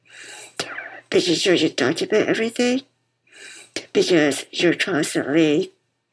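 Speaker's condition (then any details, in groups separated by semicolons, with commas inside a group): Muscular dystrophy; congenital muscular dystrophy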